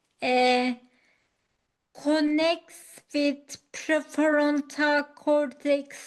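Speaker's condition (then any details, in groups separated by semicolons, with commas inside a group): Acquired ataxia; lost speech at onset, speech therapy, still slow but understandable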